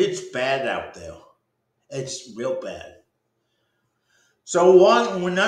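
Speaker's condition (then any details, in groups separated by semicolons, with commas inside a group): Cerebral palsy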